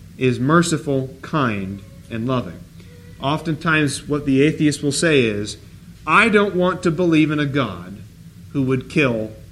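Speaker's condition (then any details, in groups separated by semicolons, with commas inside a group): No condition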